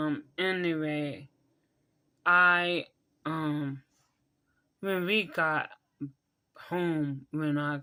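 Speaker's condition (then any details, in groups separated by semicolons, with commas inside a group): Cerebral palsy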